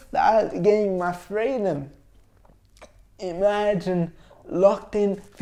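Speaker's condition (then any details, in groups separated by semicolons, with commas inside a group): Cerebral palsy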